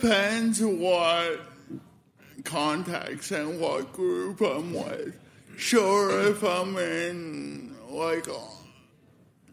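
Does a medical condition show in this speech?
Yes: spastic cerebral palsy; cord around neck cut oxygen at birth, Bridgewater, diagnosed 18 months, foot surgery, 93 physio sessions; age 34, walks with limp, no longer falls, poor fine motor control, never written; obviously affected since childhood, much speech therapy, sounded asleep on phone, may be taken as drunk.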